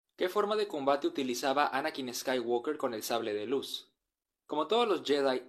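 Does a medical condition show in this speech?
No.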